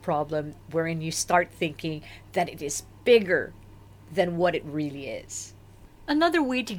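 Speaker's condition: No condition

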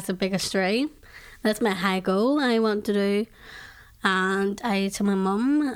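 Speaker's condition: Down syndrome; diagnosed by doctor, early warning she might never talk or walk; early prediction she might never talk, now speaks publicly, including at UN in Geneva

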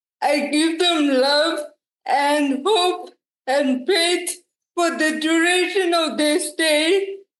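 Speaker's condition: Cerebral palsy, quadriplegic

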